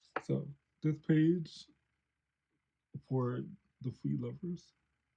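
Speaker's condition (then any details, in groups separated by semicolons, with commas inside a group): Cerebral palsy; since birth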